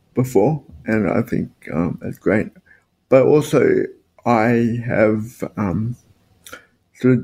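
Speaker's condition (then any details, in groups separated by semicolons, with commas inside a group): Spastic quadriplegic cerebral palsy; no intellectual component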